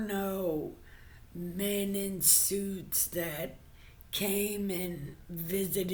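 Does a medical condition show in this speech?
Yes: brain injury.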